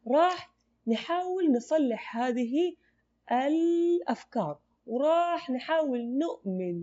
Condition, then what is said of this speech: Stuttering. يوم نعبر فيه عن مشاعرنا حتى وإن كانت حروفنا متقطعة